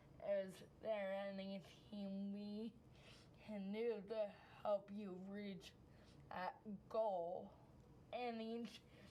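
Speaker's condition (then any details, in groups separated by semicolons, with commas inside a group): Cerebral palsy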